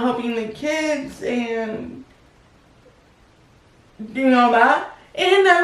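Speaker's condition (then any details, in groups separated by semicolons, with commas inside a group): Cerebral palsy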